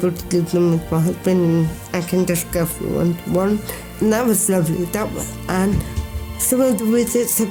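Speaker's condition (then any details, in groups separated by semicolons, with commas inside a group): Cerebral palsy; affects hands, difficult handwriting; diagnosed at age 2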